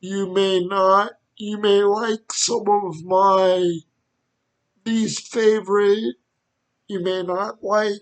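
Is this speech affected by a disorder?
Yes: cerebral palsy.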